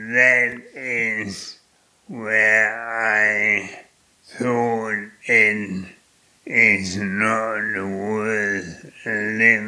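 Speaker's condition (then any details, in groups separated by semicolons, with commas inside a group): Primary lateral sclerosis; voice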